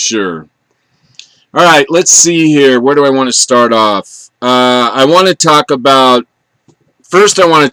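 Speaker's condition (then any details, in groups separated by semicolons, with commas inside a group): No condition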